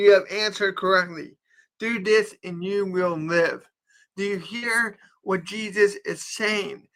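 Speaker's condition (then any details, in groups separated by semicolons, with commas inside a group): Cerebral palsy; from birth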